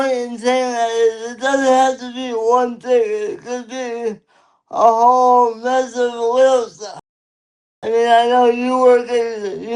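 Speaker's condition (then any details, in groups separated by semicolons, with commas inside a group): Cerebral palsy; lifelong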